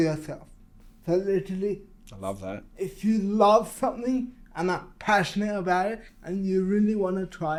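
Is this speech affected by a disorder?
Yes: cerebral palsy.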